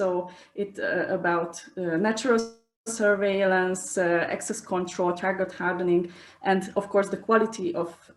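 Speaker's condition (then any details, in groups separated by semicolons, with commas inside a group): No condition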